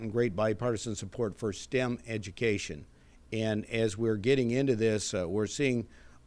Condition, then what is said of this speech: None; typical speech.